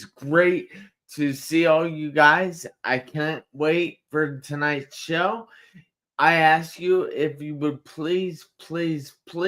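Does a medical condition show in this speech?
Yes: traumatic brain injury.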